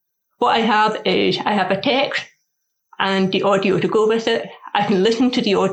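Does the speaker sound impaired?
Yes: deafness; learned to speak through speech therapy, progressive eyesight loss, learning braille; struggles hearing loudspeakers, often needs repetition, accent in foreign languages.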